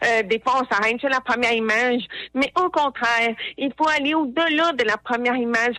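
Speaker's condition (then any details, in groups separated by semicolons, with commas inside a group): Hard of hearing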